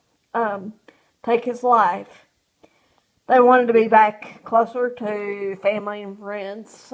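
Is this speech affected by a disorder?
Yes: cerebral palsy.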